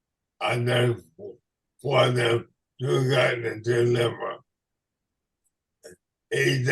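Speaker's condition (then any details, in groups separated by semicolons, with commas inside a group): ALS/MND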